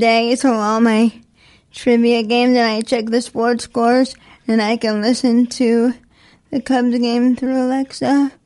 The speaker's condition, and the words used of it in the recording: Cerebral palsy. So I am lucky that I have a voice that I use for service.